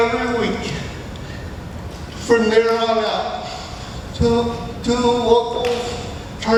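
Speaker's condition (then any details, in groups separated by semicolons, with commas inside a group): Cerebral palsy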